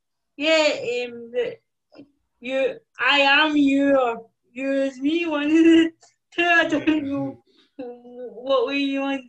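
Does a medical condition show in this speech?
Yes: cerebral palsy.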